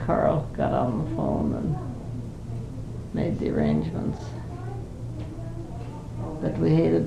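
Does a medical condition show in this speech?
Yes: Parkinson's; Parkinson's for 5 years, not very able to do much.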